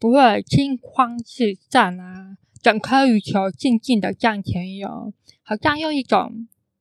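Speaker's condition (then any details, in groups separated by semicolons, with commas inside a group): Congenital hearing impairment; can sound sing-song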